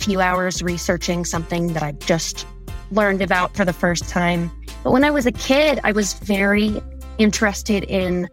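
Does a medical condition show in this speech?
No.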